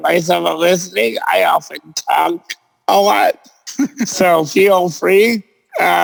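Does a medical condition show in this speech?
Yes: cerebral palsy; present since birth.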